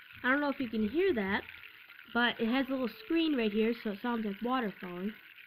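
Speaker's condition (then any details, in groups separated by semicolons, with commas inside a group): No condition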